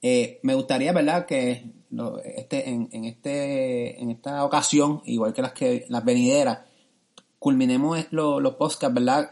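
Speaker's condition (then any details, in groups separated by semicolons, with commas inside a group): Stuttering; somewhat more severe than co-host Andrés's stutter; some words hard to pronounce properly, acquired skills to work around stutter; repeated sounds, repeated words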